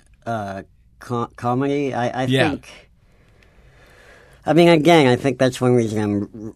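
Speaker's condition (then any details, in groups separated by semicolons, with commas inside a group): Cleft palate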